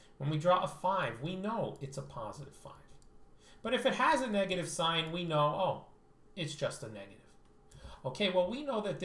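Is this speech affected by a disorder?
No.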